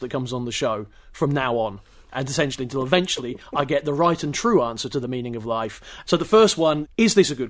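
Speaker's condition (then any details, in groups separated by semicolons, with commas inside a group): No condition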